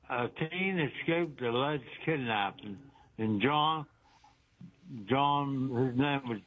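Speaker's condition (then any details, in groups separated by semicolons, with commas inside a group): Speech impediment from head injury; cause unclear, past stabbing by girlfriend and ashtray blow to head said not to cause it; trouble getting words out, thinking intact, rapid-fire excited delivery, hard to follow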